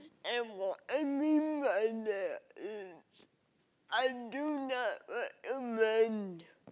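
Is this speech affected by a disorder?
Yes: cerebral palsy.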